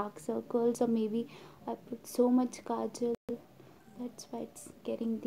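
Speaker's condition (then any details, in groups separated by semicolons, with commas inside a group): No condition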